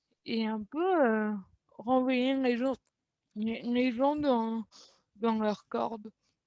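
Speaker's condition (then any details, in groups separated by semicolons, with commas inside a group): Cerebral palsy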